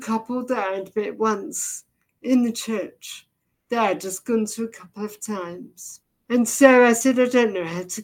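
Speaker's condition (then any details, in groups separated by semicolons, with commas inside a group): Deafness, severe; brain misinterprets sounds and speech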